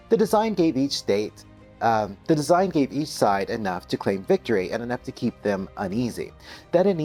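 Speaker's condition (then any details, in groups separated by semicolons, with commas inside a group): No condition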